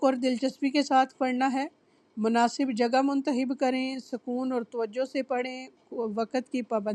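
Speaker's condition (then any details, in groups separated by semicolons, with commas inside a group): No condition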